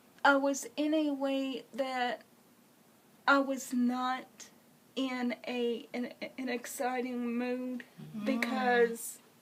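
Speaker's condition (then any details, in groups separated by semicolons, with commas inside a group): Cerebral palsy; congenital, uses wheelchair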